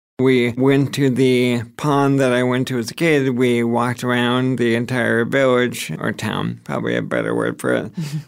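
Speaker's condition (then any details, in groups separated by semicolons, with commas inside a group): ALS; onset age 36, first symptom weak left hand cramping with pen, shaking hands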